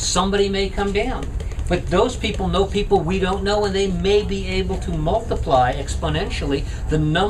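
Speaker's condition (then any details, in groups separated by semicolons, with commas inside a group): No condition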